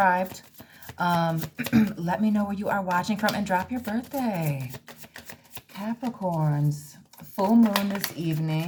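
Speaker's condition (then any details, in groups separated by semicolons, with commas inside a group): No condition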